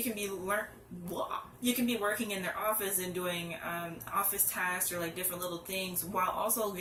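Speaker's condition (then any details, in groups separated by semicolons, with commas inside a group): No condition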